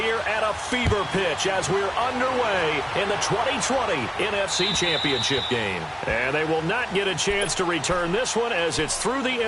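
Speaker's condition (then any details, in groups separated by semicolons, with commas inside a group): No condition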